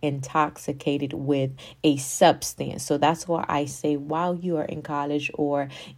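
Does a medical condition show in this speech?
No.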